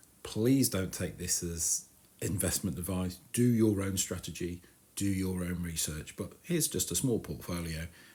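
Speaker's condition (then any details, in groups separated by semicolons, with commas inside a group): No condition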